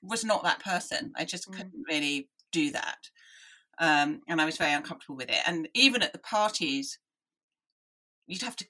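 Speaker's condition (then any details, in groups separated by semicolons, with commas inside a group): Deafness; hopeless and unwieldy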